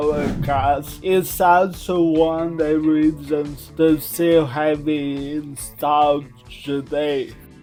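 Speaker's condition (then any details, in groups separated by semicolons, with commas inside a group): Cerebral palsy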